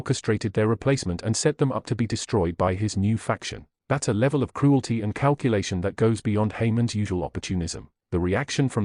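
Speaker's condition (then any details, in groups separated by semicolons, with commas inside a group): No condition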